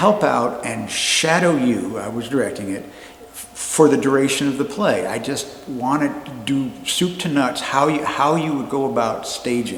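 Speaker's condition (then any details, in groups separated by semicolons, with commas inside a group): No condition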